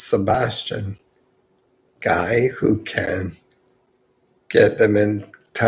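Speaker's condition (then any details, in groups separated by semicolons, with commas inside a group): Multiple sclerosis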